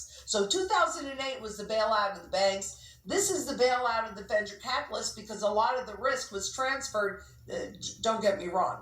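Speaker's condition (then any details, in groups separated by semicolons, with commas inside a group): No condition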